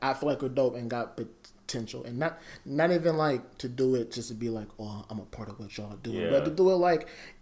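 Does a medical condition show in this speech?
Yes: stuttering; also raps; here prolonged sounds.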